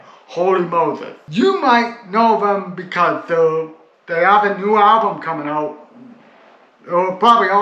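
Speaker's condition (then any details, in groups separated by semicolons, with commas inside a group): Cerebral palsy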